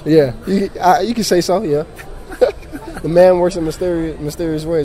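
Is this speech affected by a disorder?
No.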